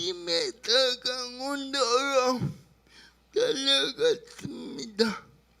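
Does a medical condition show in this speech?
Yes: brain lesion disability grade 1, severe.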